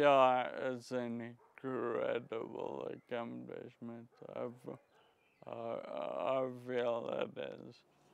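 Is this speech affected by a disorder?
Yes: Friedreich's ataxia; speech affected.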